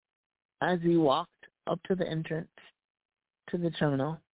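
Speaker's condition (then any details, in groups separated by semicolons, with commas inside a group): Cerebral palsy; voice improved over last year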